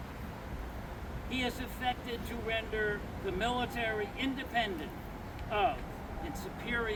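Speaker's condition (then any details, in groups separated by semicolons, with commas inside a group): No condition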